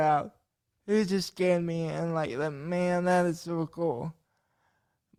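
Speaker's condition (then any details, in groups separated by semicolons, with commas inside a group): Cerebral palsy; atypical speech, concentrates on voice and pronunciation publicly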